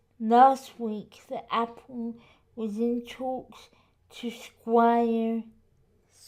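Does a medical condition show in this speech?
Yes: cerebral palsy.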